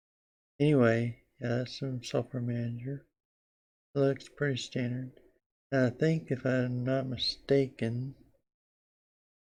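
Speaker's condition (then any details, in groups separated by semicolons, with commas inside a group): Parkinson's disease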